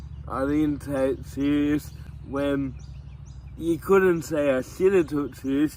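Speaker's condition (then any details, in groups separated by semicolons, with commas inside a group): Cerebral palsy; from birth, tight muscles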